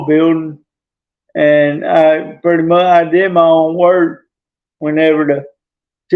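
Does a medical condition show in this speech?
Yes: traumatic brain injury; possibly affected, some delay getting words out.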